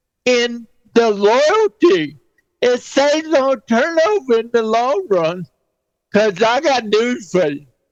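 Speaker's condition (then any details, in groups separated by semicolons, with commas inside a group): Cerebral palsy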